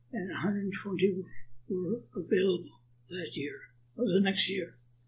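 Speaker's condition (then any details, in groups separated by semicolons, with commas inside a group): Parkinson's; attributed to Agent Orange exposure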